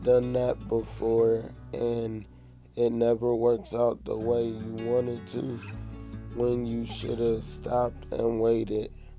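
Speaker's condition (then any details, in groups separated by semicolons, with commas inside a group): Cerebral palsy; therapists had stair climbing to bathroom as exercise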